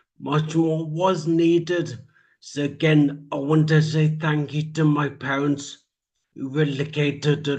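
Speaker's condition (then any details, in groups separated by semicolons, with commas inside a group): Traumatic brain injury; speech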